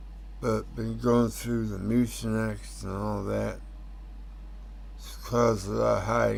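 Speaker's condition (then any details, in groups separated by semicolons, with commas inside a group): Tongue cancer; tongue swollen from radiation, voice too weak to read aloud, congestion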